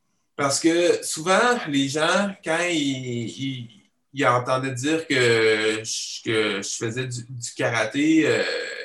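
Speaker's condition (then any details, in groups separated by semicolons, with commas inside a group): Stuttering; stutters in daily life, partial control keeps spontaneity, full control would need changed voice; repeated sounds, prolonged sounds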